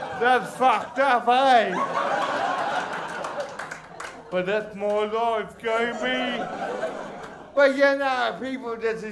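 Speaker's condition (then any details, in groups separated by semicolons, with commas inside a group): Cerebral palsy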